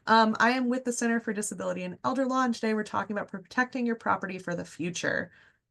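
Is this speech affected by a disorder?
No.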